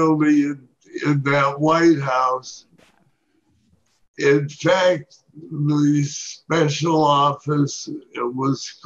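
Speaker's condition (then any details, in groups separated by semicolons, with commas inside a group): Parkinson's disease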